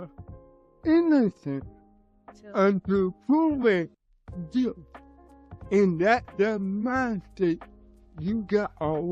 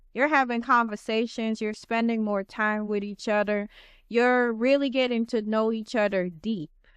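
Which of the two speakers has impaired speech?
The first: cerebral palsy; from birth.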